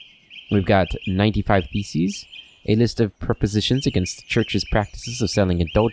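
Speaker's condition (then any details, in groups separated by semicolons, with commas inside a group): No condition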